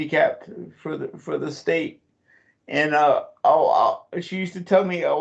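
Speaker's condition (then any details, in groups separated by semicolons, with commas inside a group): Cerebral palsy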